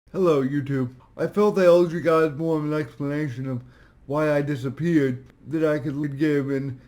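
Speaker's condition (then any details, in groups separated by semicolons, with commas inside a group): Cerebral palsy; voice tone sometimes odd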